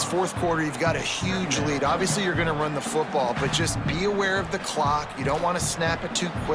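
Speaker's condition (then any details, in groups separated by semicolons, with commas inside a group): No condition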